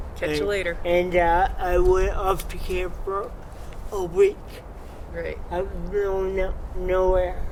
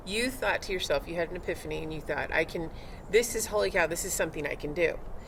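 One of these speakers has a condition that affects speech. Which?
The first: cerebral palsy; from birth, wheelchair.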